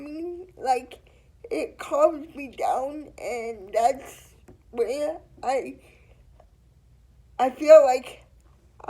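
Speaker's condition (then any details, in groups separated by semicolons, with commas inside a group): Cerebral palsy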